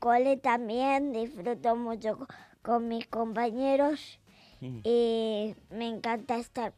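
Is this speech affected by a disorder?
Yes: cerebral palsy; brain injury from premature twin birth, orthopedic aids for moving at home, private therapies.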